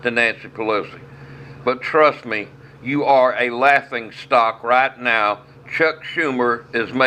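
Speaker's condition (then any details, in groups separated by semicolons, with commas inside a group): No condition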